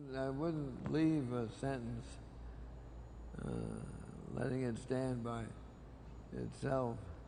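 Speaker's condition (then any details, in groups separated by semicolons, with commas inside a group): Parkinson's disease; diagnosed 20 years ago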